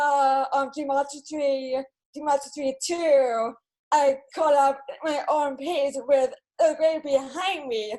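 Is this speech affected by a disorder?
Yes: cerebral palsy.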